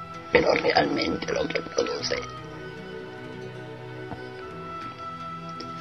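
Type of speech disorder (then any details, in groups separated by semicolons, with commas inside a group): Oesophageal speech; laryngectomy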